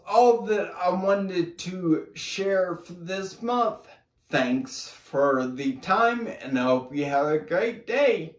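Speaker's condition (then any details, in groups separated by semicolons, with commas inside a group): Brain injury; affects walking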